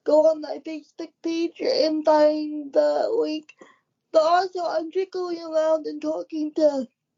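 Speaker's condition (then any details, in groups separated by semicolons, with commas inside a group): Cerebral palsy; wheelchair user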